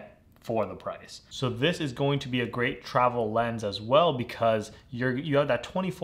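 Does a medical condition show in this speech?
No.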